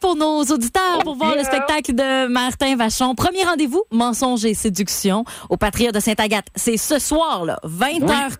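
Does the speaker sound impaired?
No.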